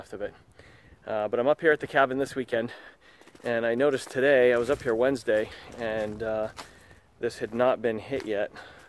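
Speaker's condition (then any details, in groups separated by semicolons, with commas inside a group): No condition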